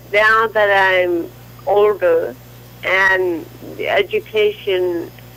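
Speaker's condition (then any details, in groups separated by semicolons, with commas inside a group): Cerebral palsy; from birth, leg spasticity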